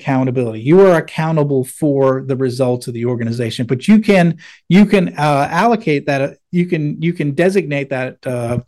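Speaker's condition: No condition

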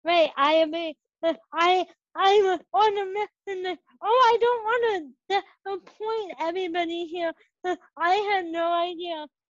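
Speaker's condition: Cerebral palsy; present from birth; age 21

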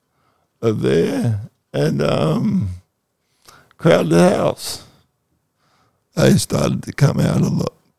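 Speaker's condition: Cerebral palsy

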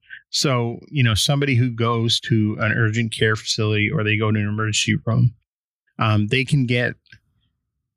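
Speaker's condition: No condition

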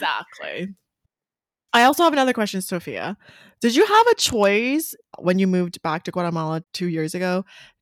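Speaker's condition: No condition

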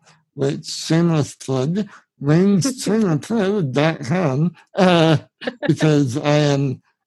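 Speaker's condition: Spinal muscular atrophy, severe; genetic

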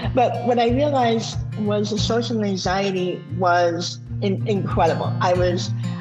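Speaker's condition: Bilateral cleft lip and palate; congenital

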